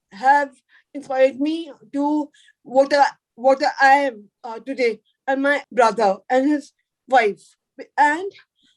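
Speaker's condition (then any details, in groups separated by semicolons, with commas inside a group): Cerebral palsy; floppy limbs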